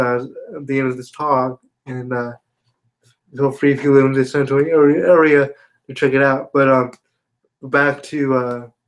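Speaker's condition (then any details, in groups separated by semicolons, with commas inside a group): Spastic quadriplegia cerebral palsy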